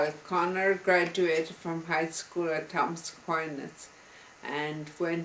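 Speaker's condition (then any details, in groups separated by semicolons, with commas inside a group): Multiple sclerosis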